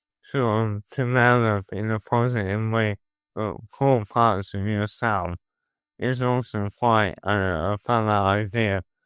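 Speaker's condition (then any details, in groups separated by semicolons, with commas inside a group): Motor neuron disease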